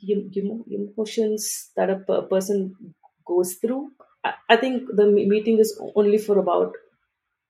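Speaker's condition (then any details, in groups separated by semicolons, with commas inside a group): Stuttering; stuttering since about age 3, grew up in India speaking Telugu, English and Hindi; variable, some days fluent even in stand-up meetings, other days hard to get words out; blocks and pauses, hard syllables and phonics trigger blocks, nervous in groups; repeated sounds, prolonged sounds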